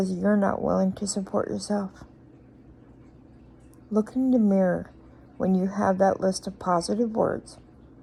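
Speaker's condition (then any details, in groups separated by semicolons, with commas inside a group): Cerebral palsy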